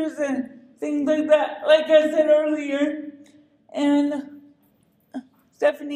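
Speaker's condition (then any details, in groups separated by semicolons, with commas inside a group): Cerebral palsy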